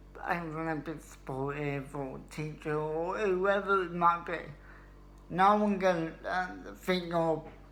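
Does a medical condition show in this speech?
Yes: cerebral palsy; obvious speech impediment.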